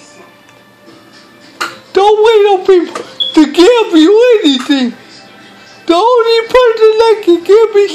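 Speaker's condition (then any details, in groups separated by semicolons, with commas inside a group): Cerebral palsy; speech hard to understand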